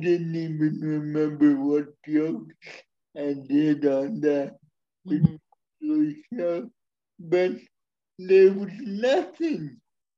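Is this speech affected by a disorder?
Yes: speech impairment; speech not perfect.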